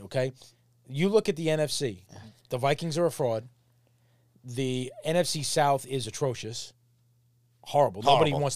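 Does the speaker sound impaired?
No.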